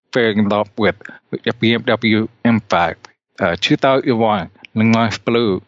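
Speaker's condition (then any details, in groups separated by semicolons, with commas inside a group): Deafness; cannot hear well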